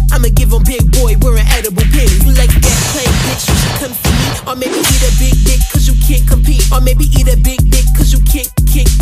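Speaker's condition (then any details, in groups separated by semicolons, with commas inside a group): No condition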